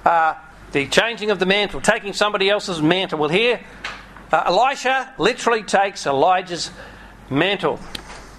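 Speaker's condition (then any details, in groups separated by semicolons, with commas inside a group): No condition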